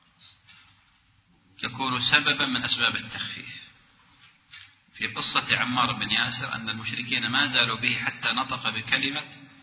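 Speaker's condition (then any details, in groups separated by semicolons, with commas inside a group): No condition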